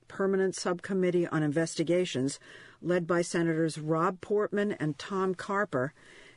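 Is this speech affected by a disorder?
No.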